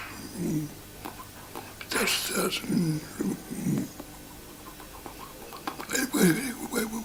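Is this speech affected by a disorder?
Yes: Parkinson's disease; five years since onset, treated, rigidity, tremor, near-festinant gait; reduced volume, slow responses, constant dribbling.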